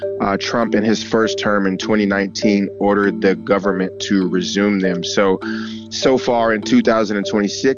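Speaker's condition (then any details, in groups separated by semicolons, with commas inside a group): No condition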